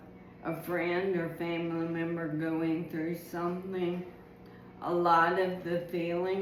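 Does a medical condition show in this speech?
Yes: ALS.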